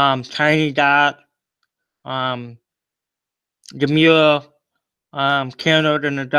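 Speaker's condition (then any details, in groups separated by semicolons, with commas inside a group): Cerebral palsy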